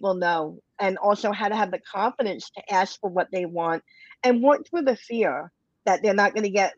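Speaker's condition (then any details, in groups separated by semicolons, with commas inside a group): Cleft lip and palate, bilateral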